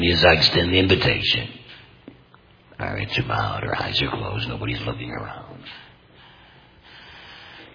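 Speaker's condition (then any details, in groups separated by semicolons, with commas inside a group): Total laryngectomy, complete laryngectomy, voice prosthesis; microphone setup worked out for him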